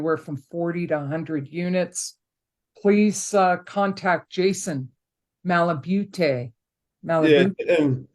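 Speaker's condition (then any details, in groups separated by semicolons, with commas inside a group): No condition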